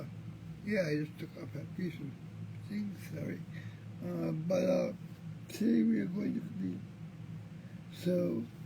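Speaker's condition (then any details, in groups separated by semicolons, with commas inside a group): Cerebral palsy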